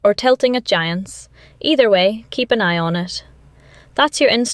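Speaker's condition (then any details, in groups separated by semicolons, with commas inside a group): No condition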